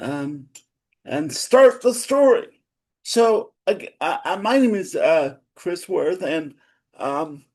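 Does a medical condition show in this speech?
Yes: cerebral palsy.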